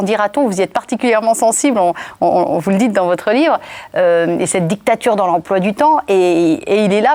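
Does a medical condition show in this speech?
No.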